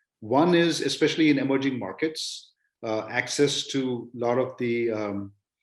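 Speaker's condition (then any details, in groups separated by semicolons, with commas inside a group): No condition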